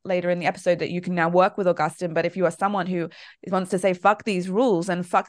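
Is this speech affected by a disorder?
No.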